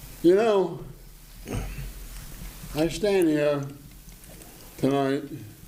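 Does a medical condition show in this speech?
Yes: Parkinson's disease.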